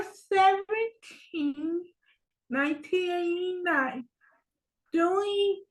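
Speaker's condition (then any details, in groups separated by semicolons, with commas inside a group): Cerebral palsy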